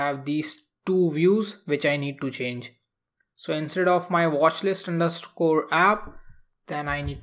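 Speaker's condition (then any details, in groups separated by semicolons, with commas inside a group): No condition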